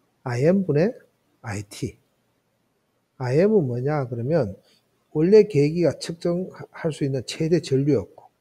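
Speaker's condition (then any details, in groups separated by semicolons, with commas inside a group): No condition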